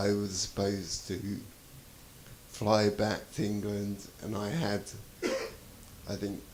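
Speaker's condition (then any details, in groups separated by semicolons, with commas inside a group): Traumatic brain injury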